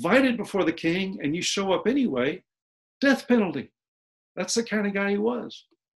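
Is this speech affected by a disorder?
No.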